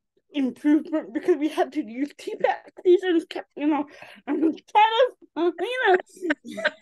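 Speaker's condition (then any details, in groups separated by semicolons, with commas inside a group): Cerebral palsy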